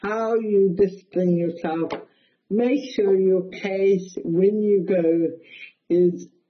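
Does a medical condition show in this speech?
Yes: cerebral palsy, mild; speech affected a bit.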